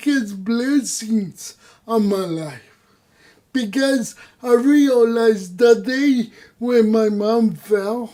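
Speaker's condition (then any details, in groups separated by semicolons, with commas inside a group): Cerebral palsy; voice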